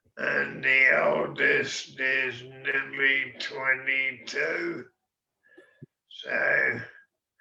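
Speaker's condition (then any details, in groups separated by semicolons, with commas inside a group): MND; slower progressing form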